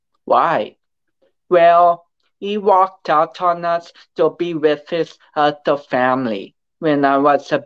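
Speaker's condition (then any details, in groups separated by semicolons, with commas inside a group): Cerebral palsy; affects speech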